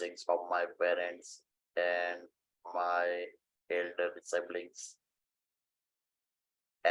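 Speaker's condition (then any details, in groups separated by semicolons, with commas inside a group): Stage IV larynx cancer; surgery cost natural voice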